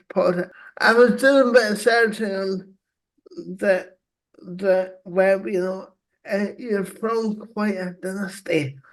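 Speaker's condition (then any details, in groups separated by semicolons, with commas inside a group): Cerebral palsy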